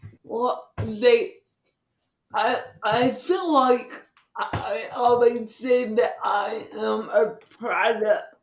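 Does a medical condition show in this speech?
Yes: cerebral palsy; from birth.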